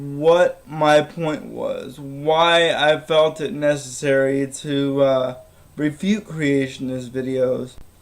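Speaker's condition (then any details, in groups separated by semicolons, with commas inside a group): Cerebral palsy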